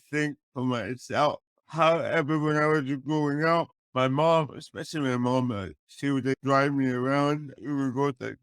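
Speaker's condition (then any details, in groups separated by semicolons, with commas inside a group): Cerebral palsy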